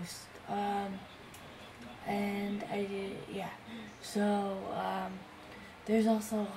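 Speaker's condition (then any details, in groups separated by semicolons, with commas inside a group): Cerebral palsy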